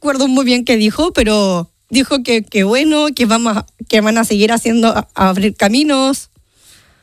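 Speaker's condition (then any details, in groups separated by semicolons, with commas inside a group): Down syndrome; genetic condition, present from birth, about 30 years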